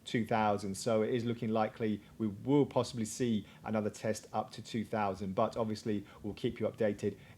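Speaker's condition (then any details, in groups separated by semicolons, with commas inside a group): No condition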